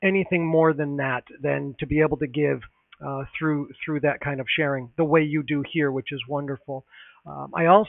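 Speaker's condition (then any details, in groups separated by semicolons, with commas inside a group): No condition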